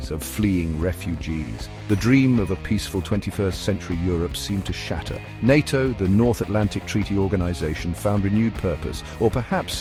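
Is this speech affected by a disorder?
No.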